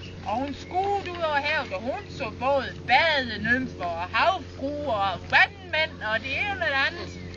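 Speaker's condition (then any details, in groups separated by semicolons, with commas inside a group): No condition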